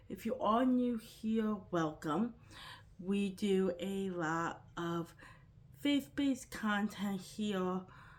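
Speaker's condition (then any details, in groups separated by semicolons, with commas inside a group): Cerebral palsy, quadriplegic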